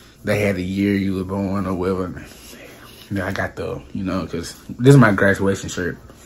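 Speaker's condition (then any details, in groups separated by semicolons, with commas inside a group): No condition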